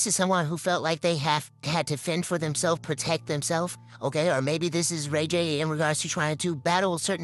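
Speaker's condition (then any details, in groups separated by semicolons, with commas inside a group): No condition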